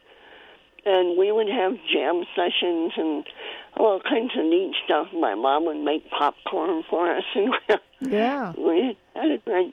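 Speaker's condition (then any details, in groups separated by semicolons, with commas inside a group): Cleft palate; congenital cleft palate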